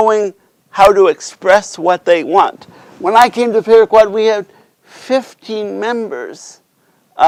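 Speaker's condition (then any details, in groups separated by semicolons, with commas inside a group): Cerebral palsy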